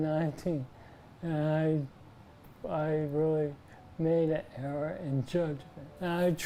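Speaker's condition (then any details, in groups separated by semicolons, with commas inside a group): Parkinson's disease; onset in teens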